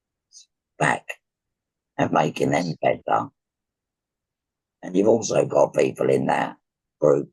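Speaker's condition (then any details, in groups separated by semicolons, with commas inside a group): Laryngectomy for laryngeal cancer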